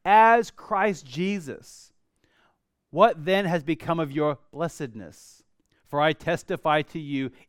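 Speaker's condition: No condition

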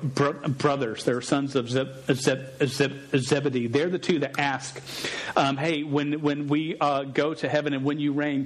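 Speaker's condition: Stutter; probably present in childhood; sometimes unable to say own name in public; repeated sounds, repeated words

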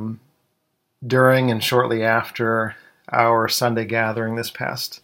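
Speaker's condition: No condition

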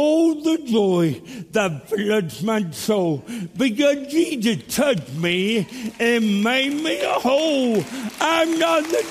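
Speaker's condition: Cerebral palsy; speech impediment

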